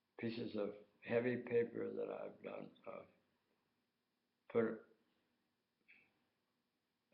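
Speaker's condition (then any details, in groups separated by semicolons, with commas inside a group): Tongue cancer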